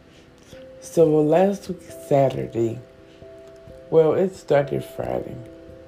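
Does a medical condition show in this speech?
Yes: stroke with stutter; stutter now, linked by speaker to not sleeping.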